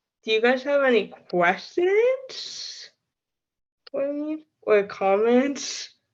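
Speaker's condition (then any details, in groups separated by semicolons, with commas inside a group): Cerebral palsy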